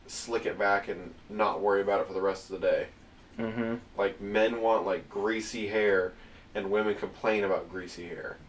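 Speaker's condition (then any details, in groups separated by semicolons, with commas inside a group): No condition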